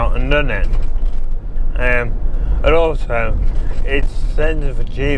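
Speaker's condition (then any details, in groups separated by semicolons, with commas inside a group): MND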